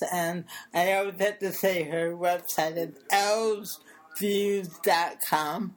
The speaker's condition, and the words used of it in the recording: Cerebral palsy. Yeah, I mean, the thing that's really interesting when it comes to the disability thing is the way I speak, the way my body moves, this is all I know.